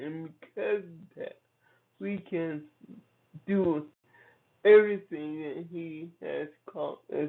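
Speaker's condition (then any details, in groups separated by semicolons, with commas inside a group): Cerebral palsy; from birth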